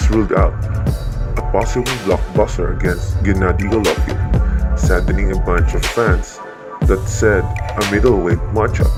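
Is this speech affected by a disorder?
No.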